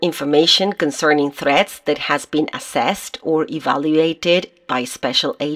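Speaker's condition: No condition

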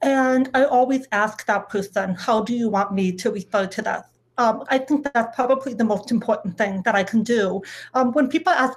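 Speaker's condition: Deafness; able to talk, speech therapy for most of life

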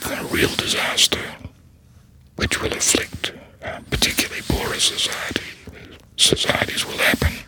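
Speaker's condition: Laryngectomy, voice prosthesis

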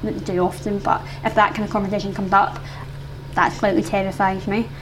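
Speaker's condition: Isolated cleft palate; noticeable speech difference, bar staff often not understanding, partner first took it for accent, sometimes exaggerated at cleft events

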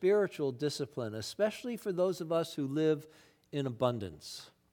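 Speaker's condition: No condition

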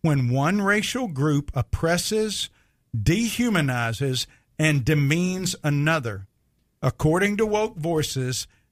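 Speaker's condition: No condition

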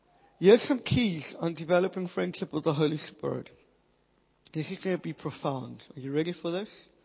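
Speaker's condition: Cleft palate, Pierre Robin syndrome

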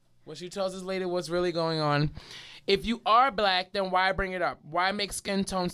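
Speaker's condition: No condition

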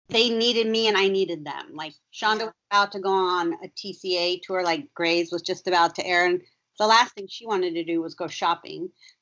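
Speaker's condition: No condition

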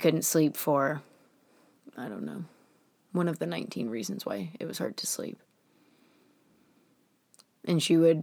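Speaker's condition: No condition

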